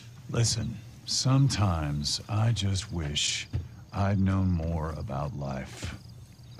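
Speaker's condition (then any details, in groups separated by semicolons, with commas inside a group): No condition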